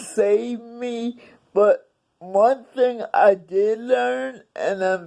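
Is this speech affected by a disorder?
Yes: cerebral palsy; several unnoticed strokes.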